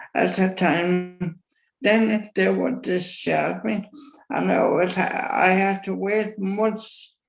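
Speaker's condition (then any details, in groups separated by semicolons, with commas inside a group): Motor neuron disease; uses breathing machine, physiotherapy for breathing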